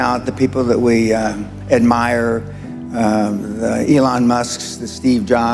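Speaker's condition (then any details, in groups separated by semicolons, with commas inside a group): No condition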